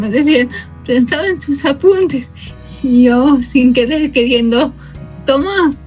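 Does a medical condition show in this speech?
Yes: cerebral palsy from birth.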